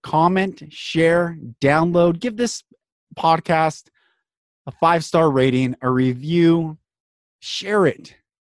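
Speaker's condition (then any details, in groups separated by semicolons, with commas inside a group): No condition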